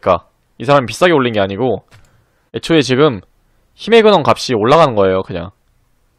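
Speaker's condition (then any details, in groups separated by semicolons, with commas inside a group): No condition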